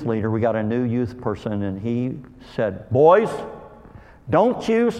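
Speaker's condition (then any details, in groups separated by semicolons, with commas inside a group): Cleft lip and palate; called hair lip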